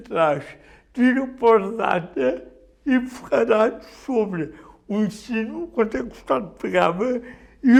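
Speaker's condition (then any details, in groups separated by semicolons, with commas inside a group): Cerebral palsy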